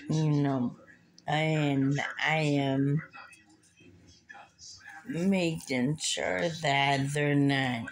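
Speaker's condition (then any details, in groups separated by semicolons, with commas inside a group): Muscular dystrophy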